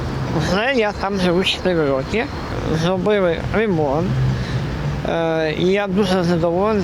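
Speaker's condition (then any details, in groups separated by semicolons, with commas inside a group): Cerebral palsy; from birth, congenital lip and jaw defects, five operations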